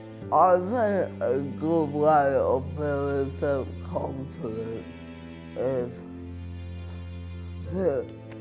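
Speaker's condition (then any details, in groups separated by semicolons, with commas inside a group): Cerebral palsy; birth injury; slurred speech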